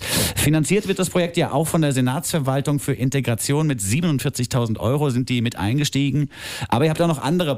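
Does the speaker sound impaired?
No.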